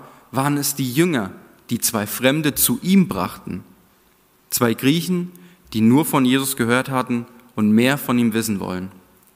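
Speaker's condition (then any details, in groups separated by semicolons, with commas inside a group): No condition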